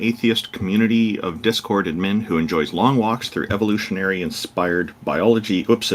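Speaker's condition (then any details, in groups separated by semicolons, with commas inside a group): No condition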